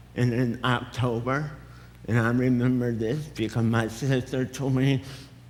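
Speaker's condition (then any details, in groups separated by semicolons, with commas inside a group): Cerebral palsy; present from birth, muscle tone too tight or loose; shaking; affects speech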